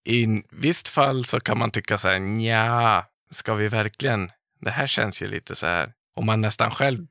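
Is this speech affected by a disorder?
No.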